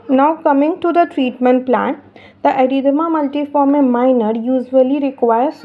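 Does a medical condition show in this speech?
No.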